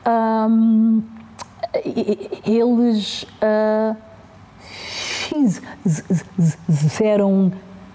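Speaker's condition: Stuttering; fluency seen by others as varying day to day; effortful control to avoid stuttering, sometimes unavoidable, slow greetings, callers hung up, listeners must slow down; prolonged sounds, blocks

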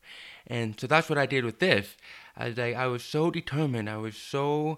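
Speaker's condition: Deafness, hard of hearing

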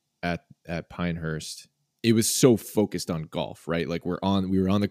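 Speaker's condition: No condition

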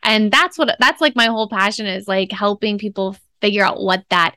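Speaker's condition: No condition

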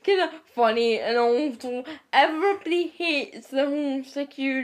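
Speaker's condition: Cerebral palsy; wheelchair user

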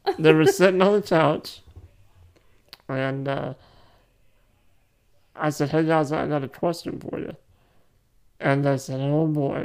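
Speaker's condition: Muscular dystrophy; rare form of muscular dystrophy, life expectancy uncertain

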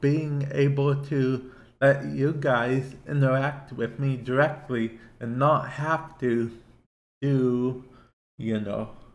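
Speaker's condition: Cerebral palsy; affects speech to an extent

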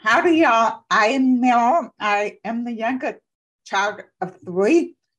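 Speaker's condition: Profoundly deaf; speaks with own voice

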